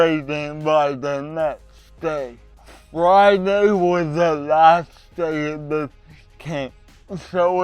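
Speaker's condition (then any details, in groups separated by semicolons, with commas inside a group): Cerebral palsy; voice often not understood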